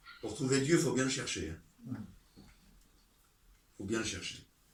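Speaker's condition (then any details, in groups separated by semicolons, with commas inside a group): No condition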